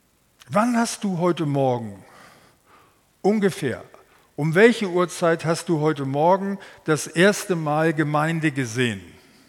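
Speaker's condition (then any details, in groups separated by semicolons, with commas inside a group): No condition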